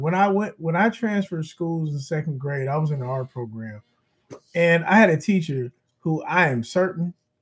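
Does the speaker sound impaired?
No.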